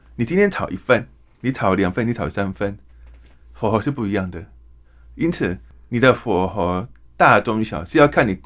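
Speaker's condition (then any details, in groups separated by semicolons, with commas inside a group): Hearing impairment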